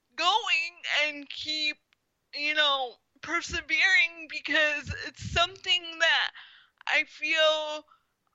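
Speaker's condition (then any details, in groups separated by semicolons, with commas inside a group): Spastic quadriplegic cerebral palsy; diagnosed at one year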